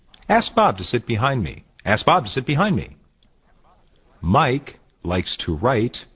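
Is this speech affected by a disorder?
No.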